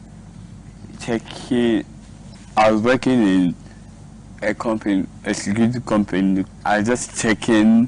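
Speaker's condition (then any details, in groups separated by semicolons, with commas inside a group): Cerebral palsy; diagnosed at age 24; speech therapy, speech improved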